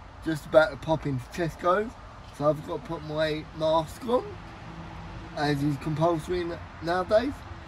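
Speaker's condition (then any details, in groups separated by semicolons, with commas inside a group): Cerebral palsy; quadriplegia, use of one hand, wheelchair user; unusual voice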